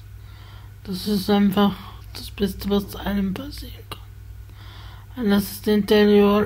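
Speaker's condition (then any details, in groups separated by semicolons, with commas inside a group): Spasticity from birth; multiple sclerosis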